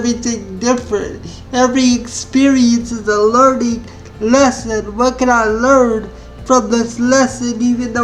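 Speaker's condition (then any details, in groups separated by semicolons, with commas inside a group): Spastic cerebral palsy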